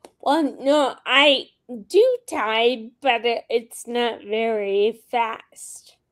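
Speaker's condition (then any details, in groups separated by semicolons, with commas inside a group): Friedreich's ataxia; handwriting and speech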